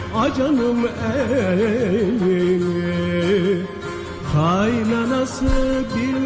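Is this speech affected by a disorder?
No.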